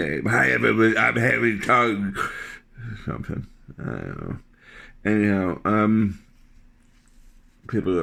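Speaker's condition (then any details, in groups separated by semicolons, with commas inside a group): Tongue cancer surgery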